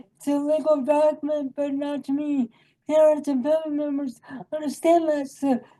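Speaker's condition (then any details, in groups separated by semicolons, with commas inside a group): Cerebral palsy; from birth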